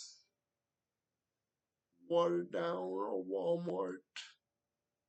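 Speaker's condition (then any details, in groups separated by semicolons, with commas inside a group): Cerebral palsy; wheelchair, needs transfer help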